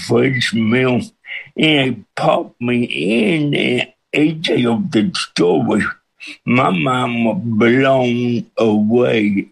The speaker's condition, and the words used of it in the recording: Cerebral palsy. The moment I took to the pulpit, John, you know, about 5 minutes later, John really got into what I was saying.